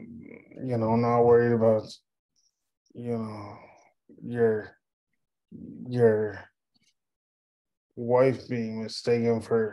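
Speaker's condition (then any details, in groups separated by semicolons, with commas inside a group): Cerebral palsy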